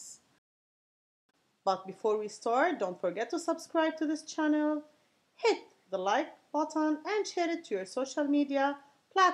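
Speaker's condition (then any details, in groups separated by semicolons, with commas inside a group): No condition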